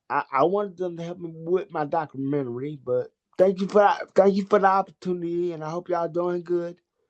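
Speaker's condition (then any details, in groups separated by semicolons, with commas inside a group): Cerebral palsy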